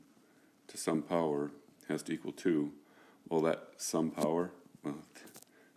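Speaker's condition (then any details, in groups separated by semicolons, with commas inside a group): No condition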